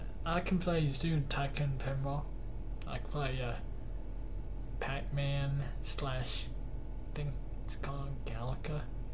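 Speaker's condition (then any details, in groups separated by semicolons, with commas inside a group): Cerebral palsy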